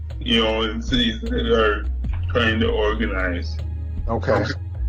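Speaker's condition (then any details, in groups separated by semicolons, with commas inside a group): Cerebral palsy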